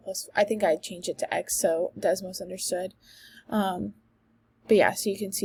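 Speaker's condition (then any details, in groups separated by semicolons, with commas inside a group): No condition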